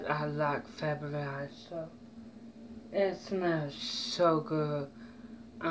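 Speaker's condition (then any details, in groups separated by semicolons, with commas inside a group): Mild cerebral palsy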